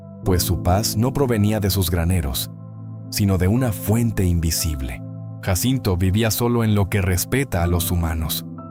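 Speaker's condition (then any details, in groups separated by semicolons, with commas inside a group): No condition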